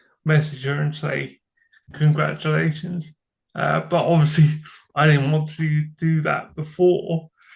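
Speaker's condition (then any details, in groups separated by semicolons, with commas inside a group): Cerebral palsy; from birth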